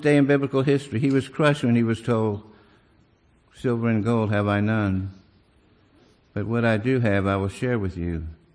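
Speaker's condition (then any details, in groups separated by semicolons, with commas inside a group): Parkinson's disease; Parkinson's disease diagnosed 15 years ago, father also had it, small handwriting, leg pain, impaired balance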